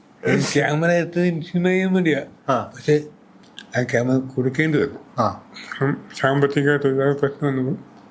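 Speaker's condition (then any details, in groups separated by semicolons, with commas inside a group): Cerebral palsy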